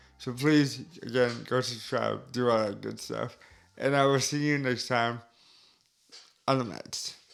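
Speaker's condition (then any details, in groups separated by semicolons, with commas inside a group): Cerebral palsy; since birth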